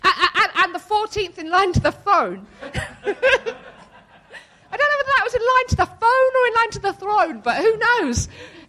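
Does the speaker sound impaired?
Yes: Tourette's syndrome; neurological, involuntary movements, noises, several daily seizure-like episodes losing body, speech control, support worker; frequent vocal tics throughout talk; vocal tics interrupting speech, sausage, hedgehog, involuntary swearing and obscene phrases.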